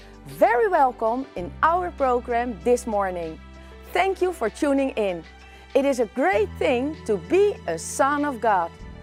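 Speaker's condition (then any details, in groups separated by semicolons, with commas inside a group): No condition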